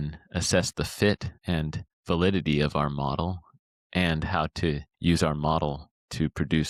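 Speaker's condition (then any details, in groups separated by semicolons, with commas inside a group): No condition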